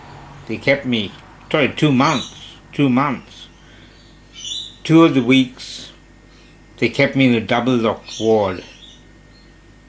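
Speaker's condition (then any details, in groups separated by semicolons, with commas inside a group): Parkinson's disease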